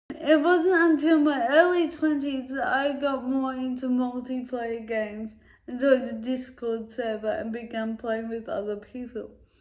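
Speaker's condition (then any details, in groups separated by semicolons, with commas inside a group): Cerebral palsy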